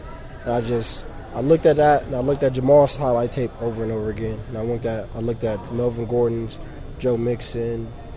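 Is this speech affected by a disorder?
No.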